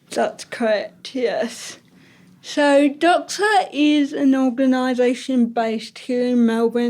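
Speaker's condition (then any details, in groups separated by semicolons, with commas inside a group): Ataxic cerebral palsy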